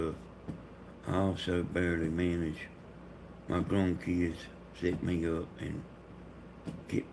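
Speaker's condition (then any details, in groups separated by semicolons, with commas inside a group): Brain bleed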